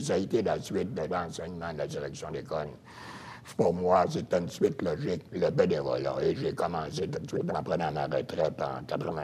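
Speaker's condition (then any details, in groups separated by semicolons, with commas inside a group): Throat cancer, voice prosthesis; throat cancer, laryngectomy, voice prosthesis; about 10 to 11 years since cancer; speaks with voice prosthesis for 10 years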